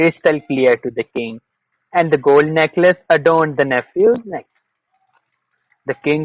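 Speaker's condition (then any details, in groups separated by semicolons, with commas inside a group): No condition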